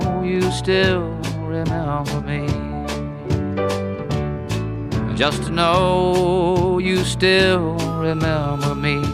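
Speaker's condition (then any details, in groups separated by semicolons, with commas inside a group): No condition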